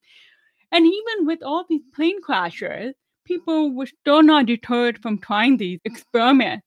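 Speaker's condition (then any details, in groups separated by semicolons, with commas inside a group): Deafness; about 25 years spent passing as hearing, relearned to speak; speaks well per others, about 10 years of speech therapy, makes sense of auditory cues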